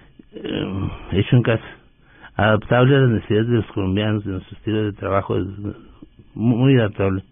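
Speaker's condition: Parkinson's disease; sometimes understood

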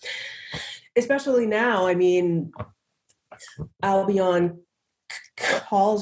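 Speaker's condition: Stuttering; described as a speech impediment; has a slight cold during the recording; stutters on stage and on camera; blocks

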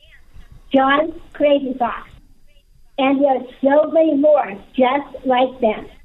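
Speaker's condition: Down syndrome; speaks across country

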